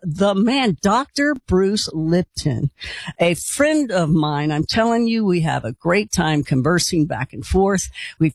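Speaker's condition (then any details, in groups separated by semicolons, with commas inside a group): No condition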